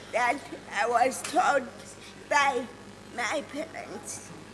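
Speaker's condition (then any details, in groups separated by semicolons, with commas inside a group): Cerebral palsy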